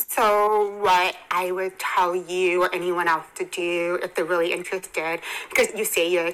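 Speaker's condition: Hearing impairment; congenital hearing impairment

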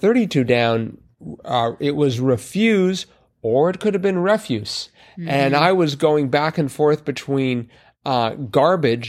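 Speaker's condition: No condition

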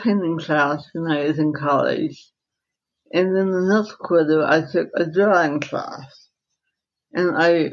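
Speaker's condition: Dystonia, secondary to encephalitis; almost no hand

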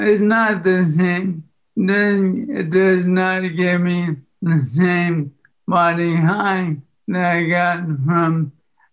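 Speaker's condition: ALS; diagnosed in Kansas, losing ability to use muscles; speech has declined

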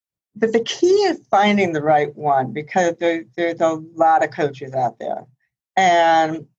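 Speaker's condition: Profound hearing loss, congenital, high-frequency

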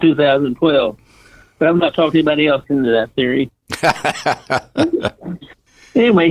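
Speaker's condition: Parkinson's disease; Parkinson's disease diagnosed 1999, retired 2004 due to disease; about 20 years since diagnosis, on levodopa; says people with Parkinson's, including himself, are slow, sometimes talk funny, sometimes slobber

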